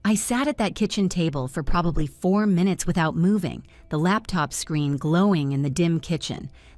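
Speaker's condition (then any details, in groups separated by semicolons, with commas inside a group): No condition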